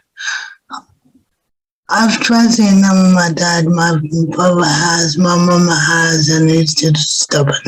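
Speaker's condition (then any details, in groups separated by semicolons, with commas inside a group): Cerebral palsy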